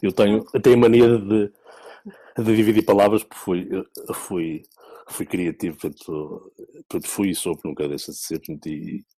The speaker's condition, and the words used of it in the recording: Stuttering. Não tem sempre o mesmo peso, porque há dias, tal como eu disse, em que gaguejo mais, portanto, há outros em que gaguejo menos.